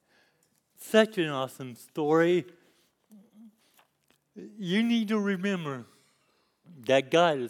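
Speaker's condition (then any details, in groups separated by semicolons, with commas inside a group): Cerebral palsy; lifelong disability since youth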